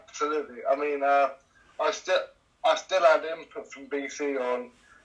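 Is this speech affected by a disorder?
Yes: cerebral palsy; swimming as early physio.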